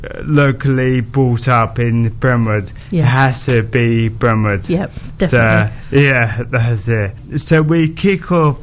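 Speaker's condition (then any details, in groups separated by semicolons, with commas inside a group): Motor neurone disease; progressive neurological disorder affecting muscles throughout the body; diagnosed about nine months before recording, balance problems and falls, mobility impacted, drags legs walking; speech heavily impacted, slowed down, slurred around the edges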